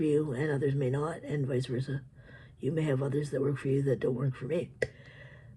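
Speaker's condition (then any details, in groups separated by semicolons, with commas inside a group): Cerebral palsy; predominantly physical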